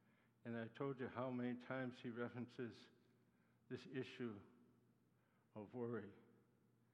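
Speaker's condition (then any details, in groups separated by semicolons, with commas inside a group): Parkinson's disease; neuropathy attacks nerves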